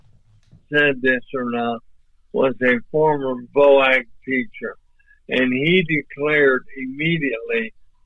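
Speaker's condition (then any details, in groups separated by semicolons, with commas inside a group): ALS; voice off but clear and understandable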